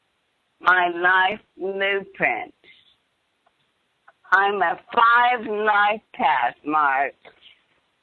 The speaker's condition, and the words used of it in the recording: ALS (motor neuron disease). I asked Larry to join us because my voice has been affected, and he can fill in the details of the early symptom.